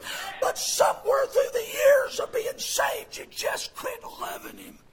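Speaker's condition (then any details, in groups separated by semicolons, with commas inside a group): Vocal fold paralysis, bilateral; speaks with false vocal folds; irritating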